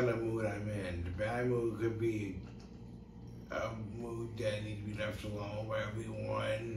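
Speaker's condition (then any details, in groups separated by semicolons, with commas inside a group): Brain injury; tongue cut off at age 5; brain injury limits abilities sometimes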